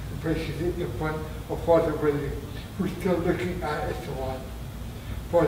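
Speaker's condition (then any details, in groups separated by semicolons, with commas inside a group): Traumatic brain injury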